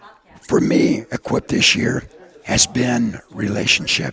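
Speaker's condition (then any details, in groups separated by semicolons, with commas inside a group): Partial laryngectomy for throat cancer; throat cancer survivor, cancer beaten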